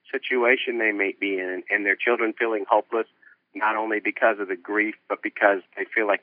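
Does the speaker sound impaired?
No.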